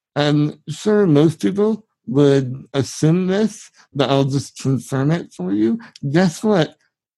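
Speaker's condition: Spinal muscular atrophy, severe; accessible van GoFundMe started by Veronica Brill

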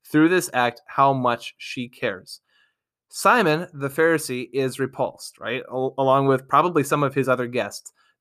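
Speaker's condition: No condition

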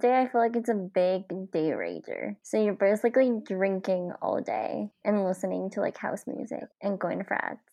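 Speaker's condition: Cleft palate; many facial surgeries

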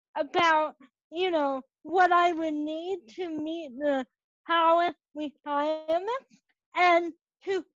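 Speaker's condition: Cerebral palsy; present from birth

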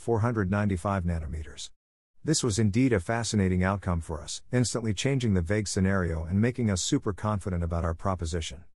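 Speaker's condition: No condition

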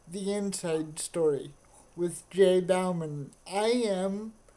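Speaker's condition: Cerebral palsy; wheelchair user

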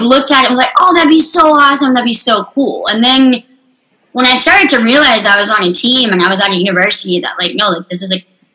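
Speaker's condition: Unilateral cleft lip and palate, severe; later stroke affected speaking, speech recovered faster than reading and writing, therapy in San Antonio

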